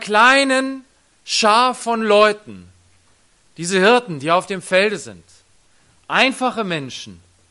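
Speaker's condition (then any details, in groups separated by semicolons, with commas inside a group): No condition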